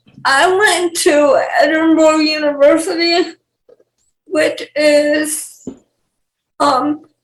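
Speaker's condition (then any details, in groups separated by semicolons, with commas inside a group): Cerebral palsy; speech issues, uses text-to-speech and speech-to-text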